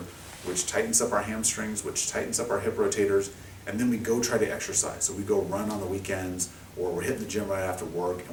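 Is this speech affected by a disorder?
No.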